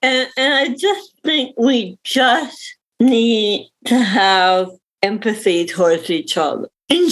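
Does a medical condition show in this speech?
Yes: cerebral palsy; visible cerebral palsy.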